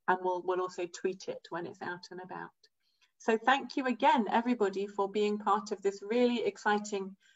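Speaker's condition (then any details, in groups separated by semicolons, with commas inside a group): No condition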